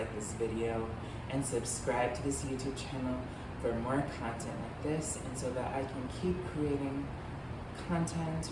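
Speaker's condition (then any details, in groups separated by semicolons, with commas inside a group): No condition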